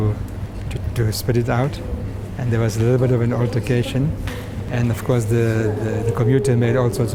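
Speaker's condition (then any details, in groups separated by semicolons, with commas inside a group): No condition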